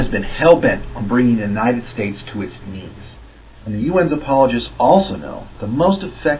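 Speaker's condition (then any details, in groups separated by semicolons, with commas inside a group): No condition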